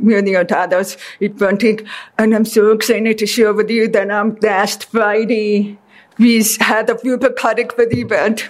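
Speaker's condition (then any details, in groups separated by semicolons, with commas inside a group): Deafness; deaf since childhood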